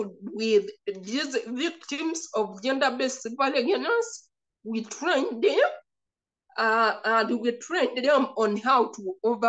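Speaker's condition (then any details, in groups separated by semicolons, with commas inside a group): Cerebral palsy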